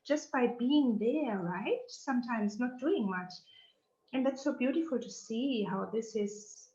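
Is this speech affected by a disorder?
No.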